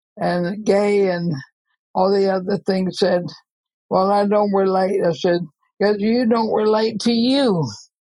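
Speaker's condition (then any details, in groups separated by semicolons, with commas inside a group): ALS; gets out of breath easily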